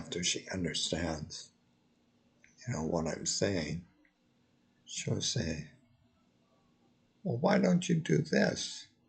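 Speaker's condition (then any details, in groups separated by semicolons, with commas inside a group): Multiple sclerosis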